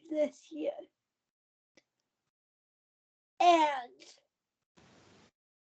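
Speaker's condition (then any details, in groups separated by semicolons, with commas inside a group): Cerebral palsy; power chair, 29 surgeries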